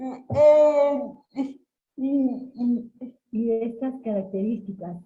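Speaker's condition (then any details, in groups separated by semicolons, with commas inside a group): Cerebral palsy; since birth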